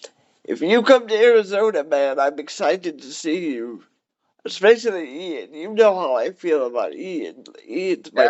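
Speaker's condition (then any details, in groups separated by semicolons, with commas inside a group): Cerebral palsy; cerebral palsy, wheelchair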